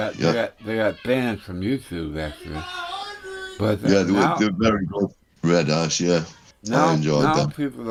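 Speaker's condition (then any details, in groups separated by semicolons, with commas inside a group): Tongue cancer; tongue tumor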